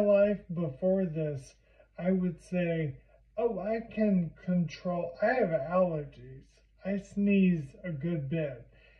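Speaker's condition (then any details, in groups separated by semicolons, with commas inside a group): Primary lateral sclerosis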